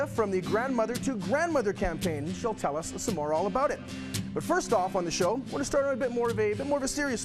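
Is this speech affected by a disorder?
No.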